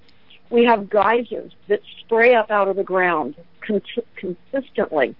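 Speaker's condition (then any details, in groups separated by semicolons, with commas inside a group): No condition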